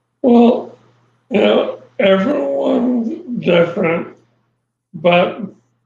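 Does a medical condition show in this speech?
Yes: ALS; progressive, onset around age 50; voice changed early.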